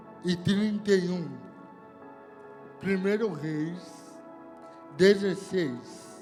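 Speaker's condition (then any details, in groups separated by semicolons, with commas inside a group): Cerebral palsy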